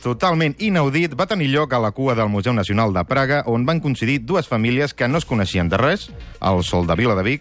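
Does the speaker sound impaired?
No.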